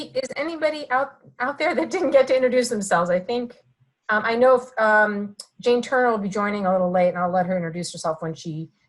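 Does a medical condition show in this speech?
No.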